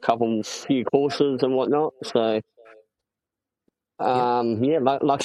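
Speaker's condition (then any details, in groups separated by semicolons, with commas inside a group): Cleft palate; congenital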